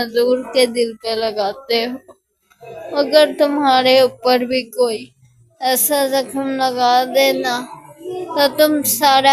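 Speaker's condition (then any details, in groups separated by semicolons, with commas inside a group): Speech difficulty after fall; some difficulty talking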